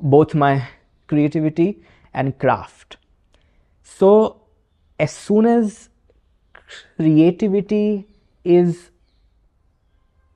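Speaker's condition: Stammer; stammer since childhood, very quiet growing up; still stammers; prolonged sounds, blocks

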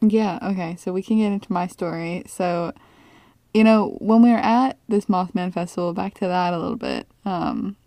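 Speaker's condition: No condition

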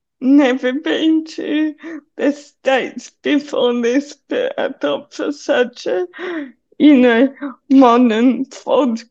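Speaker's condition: Cerebral palsy; needs hand to hold on steep stairs

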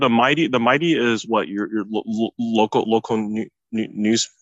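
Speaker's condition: Stuttering; stuttering since at least high school; repeated sounds, repeated words, prolonged sounds

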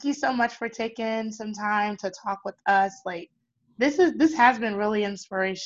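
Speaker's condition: No condition

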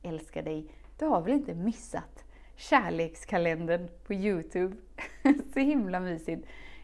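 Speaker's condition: No condition

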